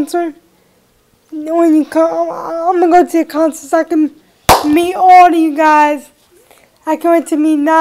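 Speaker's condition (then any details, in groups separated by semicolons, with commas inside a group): Cerebral palsy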